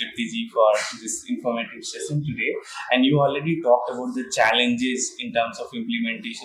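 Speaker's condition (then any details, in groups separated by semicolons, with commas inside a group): No condition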